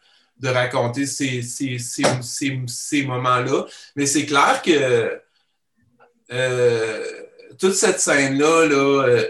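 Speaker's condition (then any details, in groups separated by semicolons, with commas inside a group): Stuttering; stutters in daily life, partial control keeps spontaneity, full control would need changed voice; repeated sounds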